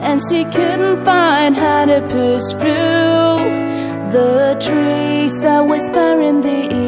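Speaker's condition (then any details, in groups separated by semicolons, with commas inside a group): No condition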